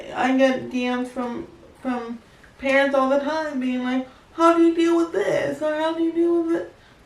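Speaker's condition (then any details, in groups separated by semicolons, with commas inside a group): Cerebral palsy; uses wheelchair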